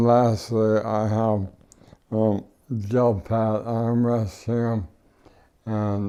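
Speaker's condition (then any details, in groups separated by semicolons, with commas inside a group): ALS; power wheelchair, no tracheostomy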